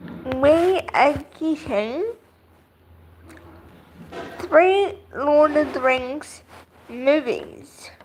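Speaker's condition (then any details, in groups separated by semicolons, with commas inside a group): Cerebral palsy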